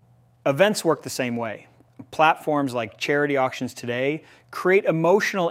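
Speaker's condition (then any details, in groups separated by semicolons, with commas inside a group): No condition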